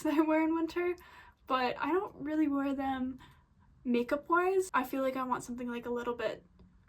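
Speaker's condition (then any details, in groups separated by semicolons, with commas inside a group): No condition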